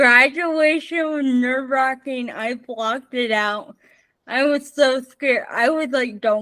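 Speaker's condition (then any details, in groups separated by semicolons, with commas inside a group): Spastic cerebral palsy, mixed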